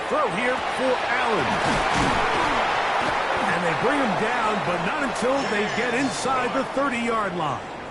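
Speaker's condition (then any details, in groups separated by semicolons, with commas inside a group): No condition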